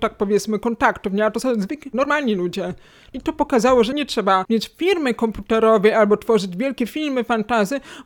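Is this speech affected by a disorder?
Yes: hearing loss, cochlear implant, acquired; cochlear implant at age 16.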